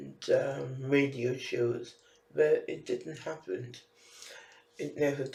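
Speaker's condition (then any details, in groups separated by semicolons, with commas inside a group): Facial palsy; can barely hear own speech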